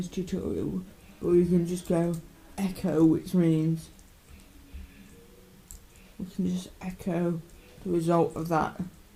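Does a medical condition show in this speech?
Yes: cerebral palsy.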